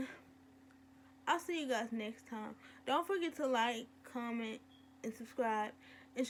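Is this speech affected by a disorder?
Yes: cerebral palsy.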